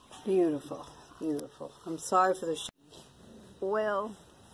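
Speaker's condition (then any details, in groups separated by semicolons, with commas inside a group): No condition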